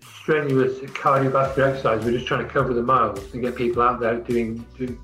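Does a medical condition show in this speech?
Yes: Parkinson's disease; symptoms noticed by neighbour Dave Clark at age 39, diagnosed about 2 years later; reports condition pretty much under control, managed with lots of exercise.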